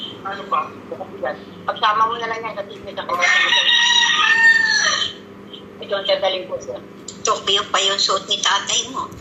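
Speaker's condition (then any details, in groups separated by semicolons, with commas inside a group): No condition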